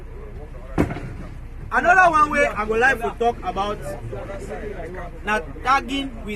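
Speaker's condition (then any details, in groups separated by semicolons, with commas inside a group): No condition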